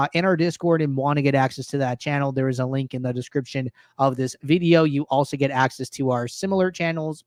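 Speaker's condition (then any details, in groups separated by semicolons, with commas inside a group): No condition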